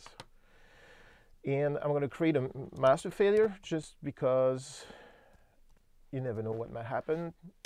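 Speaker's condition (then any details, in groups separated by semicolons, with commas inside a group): No condition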